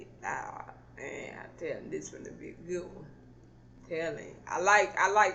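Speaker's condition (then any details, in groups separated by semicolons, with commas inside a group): Cerebral palsy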